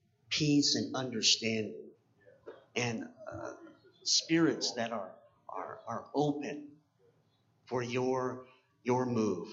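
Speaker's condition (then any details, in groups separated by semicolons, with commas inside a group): Cleft palate; congenital cleft palate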